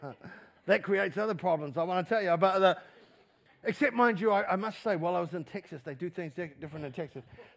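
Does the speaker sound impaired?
No.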